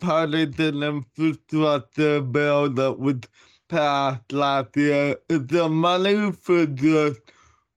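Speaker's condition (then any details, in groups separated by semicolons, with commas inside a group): Cerebral palsy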